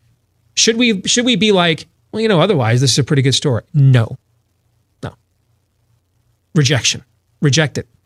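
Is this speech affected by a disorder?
No.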